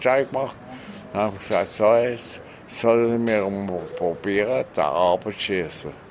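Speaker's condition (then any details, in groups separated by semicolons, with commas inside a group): Stroke; sometimes speaks a bit slowly, lost some learned local West African languages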